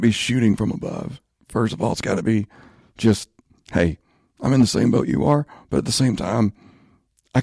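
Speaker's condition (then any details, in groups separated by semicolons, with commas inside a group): Spasmodic dysphonia; asks listeners to excuse voice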